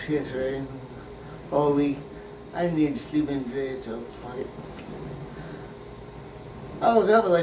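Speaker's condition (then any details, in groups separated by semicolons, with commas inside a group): Brain injury; memory greatly affected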